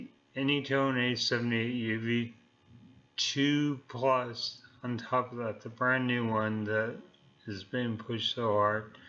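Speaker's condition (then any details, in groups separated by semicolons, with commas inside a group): Neurological disease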